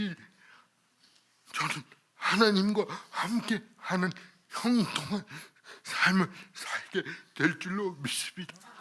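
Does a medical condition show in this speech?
Yes: cerebral palsy.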